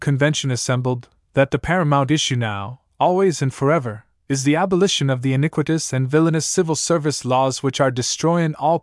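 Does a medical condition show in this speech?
No.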